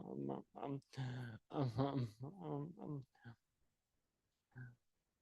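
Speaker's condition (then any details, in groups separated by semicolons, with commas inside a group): ALS; sporadic form; diagnosed at age 32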